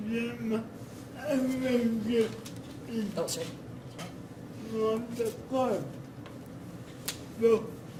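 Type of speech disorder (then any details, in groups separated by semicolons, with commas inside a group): Dysarthria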